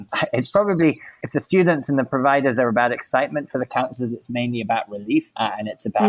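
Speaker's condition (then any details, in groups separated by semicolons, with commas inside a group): No condition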